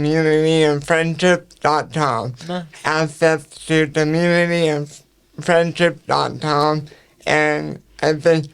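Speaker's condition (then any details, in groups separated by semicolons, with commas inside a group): Cerebral palsy; speech affected to an extent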